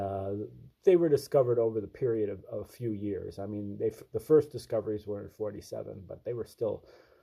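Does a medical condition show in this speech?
No.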